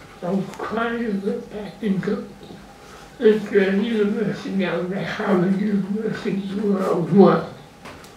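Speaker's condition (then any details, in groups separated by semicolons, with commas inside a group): Acquired brain injury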